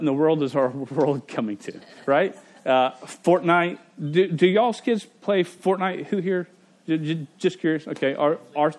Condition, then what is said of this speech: Stuttering. And if you don't know me that well at all, I do stutter.